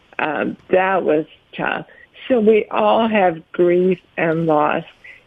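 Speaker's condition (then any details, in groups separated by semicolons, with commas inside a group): ALS; worried about voice but held up over 15 minutes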